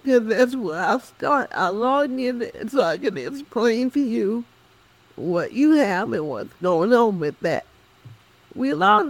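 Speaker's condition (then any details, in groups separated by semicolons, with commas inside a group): Cerebral palsy; speech affected, cognition intact; employers reluctant to hire because of speech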